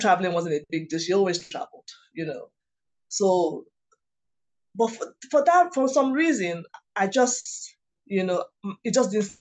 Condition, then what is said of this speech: Stuttering. And he helped me that I can speak to you today like this is because of my dad.